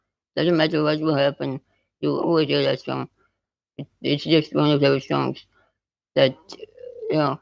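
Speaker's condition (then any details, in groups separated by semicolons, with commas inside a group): Spinal muscular atrophy type 2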